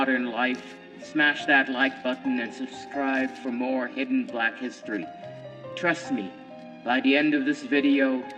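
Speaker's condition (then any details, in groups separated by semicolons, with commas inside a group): No condition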